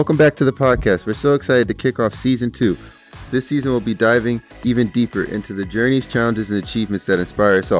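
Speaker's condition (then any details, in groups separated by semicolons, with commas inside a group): No condition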